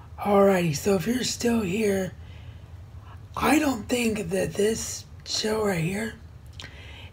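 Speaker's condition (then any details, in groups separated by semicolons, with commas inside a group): Cerebral palsy; wheelchair bound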